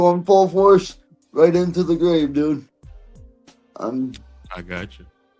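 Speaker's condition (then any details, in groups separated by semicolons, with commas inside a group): Cerebral palsy; present from birth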